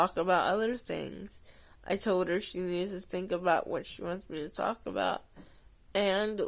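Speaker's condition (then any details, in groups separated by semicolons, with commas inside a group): Cerebral palsy; sounds out of breath after therapy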